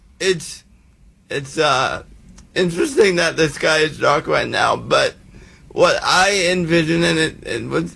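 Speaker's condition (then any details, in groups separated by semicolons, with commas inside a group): Cerebral palsy; present from birth, physical disability, visible in hand, unable to play mainstream sports as child; improved speaking through Toastmasters and a hired coach, does radio play-by-play, public speaking, TEDx talk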